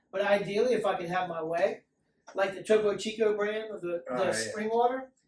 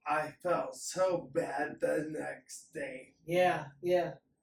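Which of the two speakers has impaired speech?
The second: acquired ataxia; acquired ataxia accelerating hereditary ataxia.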